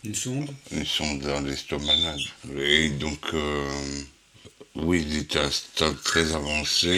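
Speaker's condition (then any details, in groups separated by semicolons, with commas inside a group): Huntington's disease; inherited, 43 repeats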